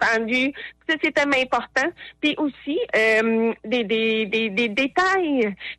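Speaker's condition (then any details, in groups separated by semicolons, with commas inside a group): Hard of hearing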